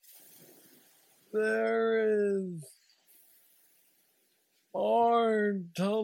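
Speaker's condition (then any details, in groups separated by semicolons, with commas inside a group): Parkinson's disease; young onset at 35, neurostimulator brain implant after 2 years, works like brain pacemaker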